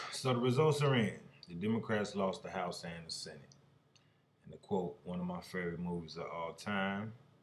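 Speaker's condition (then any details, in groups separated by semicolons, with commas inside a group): No condition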